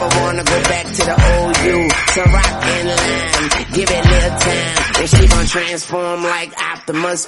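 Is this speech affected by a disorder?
No.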